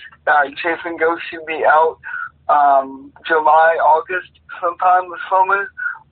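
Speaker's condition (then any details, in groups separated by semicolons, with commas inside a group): Cerebral palsy; plays rhythm guitar despite condition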